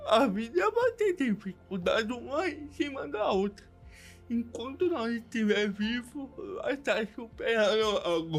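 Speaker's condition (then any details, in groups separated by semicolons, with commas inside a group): Cerebral palsy; diagnosed in childhood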